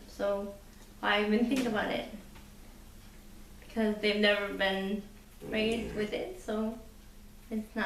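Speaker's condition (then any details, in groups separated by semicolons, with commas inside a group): Cerebral palsy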